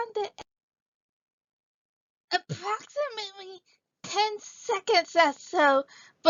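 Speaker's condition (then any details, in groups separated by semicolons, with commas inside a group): Cerebral palsy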